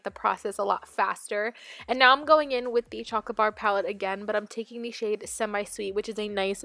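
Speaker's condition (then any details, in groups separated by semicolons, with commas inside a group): No condition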